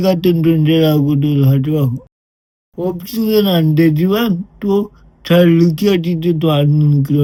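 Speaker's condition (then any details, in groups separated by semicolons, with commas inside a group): Brain lesion disability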